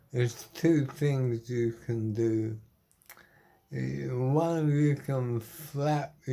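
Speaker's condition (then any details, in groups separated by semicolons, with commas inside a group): Motor neuron disease; terminal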